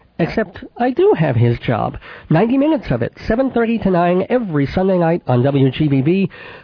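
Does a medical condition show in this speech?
Yes: cleft palate with lisp, cleft lip and palate, mild; infant operations.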